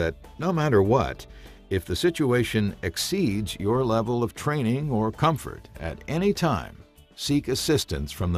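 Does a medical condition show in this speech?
No.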